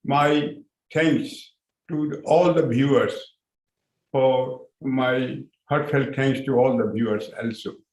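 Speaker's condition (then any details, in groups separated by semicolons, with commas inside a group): No condition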